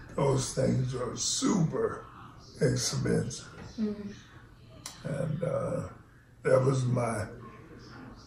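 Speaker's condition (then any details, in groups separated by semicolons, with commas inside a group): ALS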